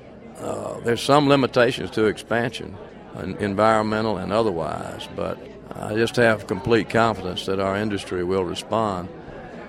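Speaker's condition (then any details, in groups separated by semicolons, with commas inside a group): No condition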